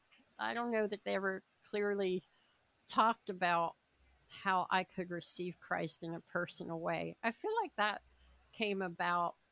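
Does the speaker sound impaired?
Yes: cleft palate, severe.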